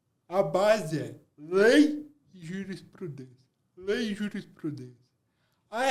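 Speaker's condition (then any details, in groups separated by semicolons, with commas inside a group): Cerebral palsy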